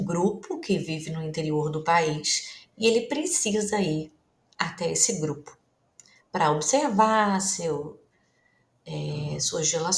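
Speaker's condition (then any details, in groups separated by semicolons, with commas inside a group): No condition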